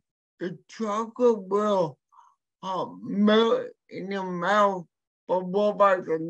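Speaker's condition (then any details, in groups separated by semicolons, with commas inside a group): Cerebral palsy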